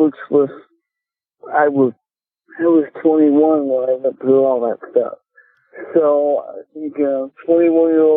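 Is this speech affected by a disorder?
Yes: cerebral palsy; speech affected.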